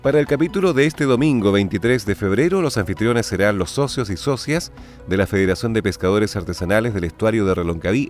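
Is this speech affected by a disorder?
No.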